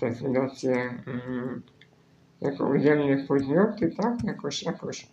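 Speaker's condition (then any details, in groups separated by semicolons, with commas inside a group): Spinal muscular atrophy; right-click via two keys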